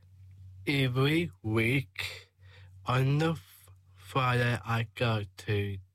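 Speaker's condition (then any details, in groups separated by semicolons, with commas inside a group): Down syndrome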